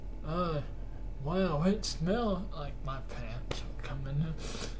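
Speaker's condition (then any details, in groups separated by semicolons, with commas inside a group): Cerebral palsy; cannot stand beyond 10 minutes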